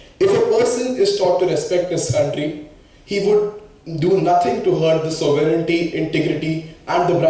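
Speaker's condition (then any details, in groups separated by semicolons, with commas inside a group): No condition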